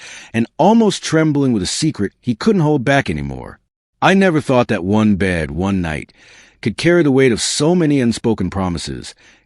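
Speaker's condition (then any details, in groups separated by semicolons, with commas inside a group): No condition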